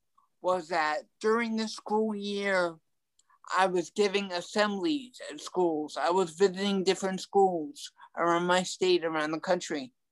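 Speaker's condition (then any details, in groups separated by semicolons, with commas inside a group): Ataxic cerebral palsy; mild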